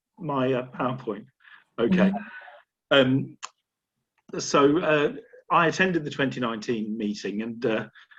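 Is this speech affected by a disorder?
No.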